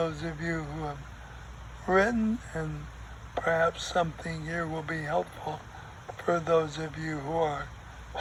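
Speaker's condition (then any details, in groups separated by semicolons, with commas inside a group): ALS; diagnosed two years ago, ventilator many hours, breathes only sitting; talking increasingly difficult, breathing trouble worse when full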